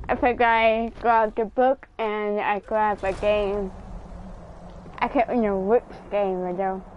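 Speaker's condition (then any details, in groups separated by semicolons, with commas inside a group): Cerebral palsy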